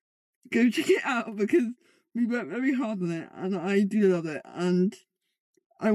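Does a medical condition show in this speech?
Yes: cerebral palsy.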